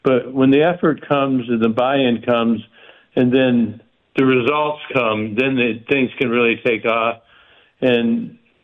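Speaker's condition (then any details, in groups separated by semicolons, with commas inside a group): Parkinson's; stays active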